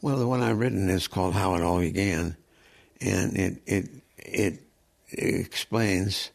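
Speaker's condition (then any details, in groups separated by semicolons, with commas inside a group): Progressive supranuclear palsy; diagnosed about a year ago, cannot stand up, eyesight, vision and handwriting badly worsened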